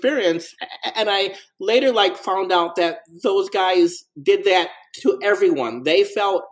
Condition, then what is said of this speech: Stuttering. They say, you are incredibly fluent when you like walk into a crashing situation.